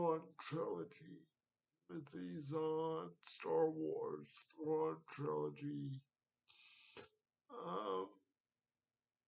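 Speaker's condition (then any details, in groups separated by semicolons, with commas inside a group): Cerebral palsy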